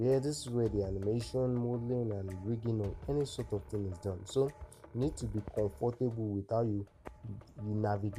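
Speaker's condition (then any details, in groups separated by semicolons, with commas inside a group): No condition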